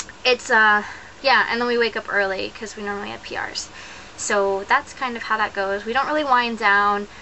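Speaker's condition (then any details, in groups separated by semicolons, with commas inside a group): No condition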